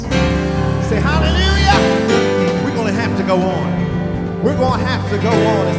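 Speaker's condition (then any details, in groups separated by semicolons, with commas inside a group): No condition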